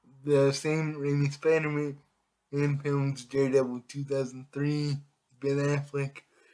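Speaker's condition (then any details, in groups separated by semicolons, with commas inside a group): Cerebral palsy; able to speak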